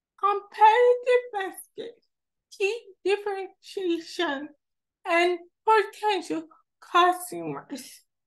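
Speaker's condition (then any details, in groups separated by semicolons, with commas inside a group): Cerebral palsy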